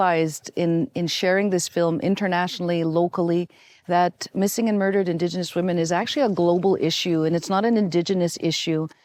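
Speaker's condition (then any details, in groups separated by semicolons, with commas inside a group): No condition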